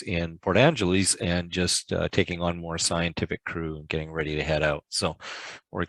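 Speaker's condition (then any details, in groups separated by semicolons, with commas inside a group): No condition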